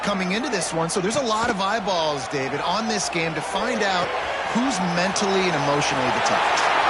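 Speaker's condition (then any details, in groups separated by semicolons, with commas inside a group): No condition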